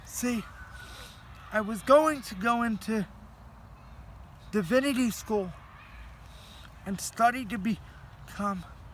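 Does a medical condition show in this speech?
Yes: cerebral palsy.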